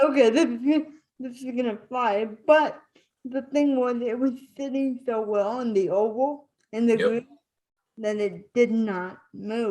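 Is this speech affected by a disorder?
Yes: spastic cerebral palsy.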